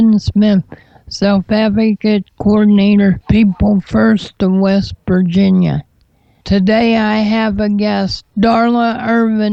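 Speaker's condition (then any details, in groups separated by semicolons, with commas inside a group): Cerebral palsy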